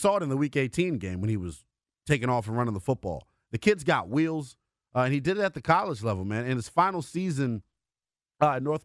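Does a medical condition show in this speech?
No.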